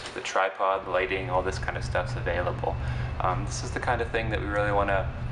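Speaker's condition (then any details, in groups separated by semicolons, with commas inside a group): No condition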